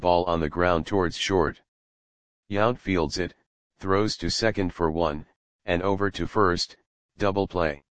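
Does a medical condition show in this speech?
No.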